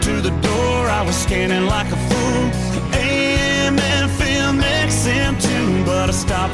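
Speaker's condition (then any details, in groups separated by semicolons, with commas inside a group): No condition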